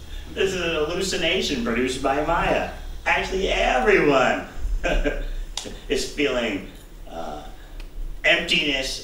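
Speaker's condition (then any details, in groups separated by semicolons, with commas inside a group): No condition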